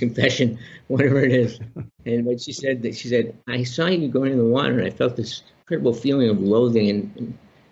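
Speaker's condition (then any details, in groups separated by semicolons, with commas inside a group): Parkinson's disease; benign spinal tumor removed in 6-hour surgery at Johns Hopkins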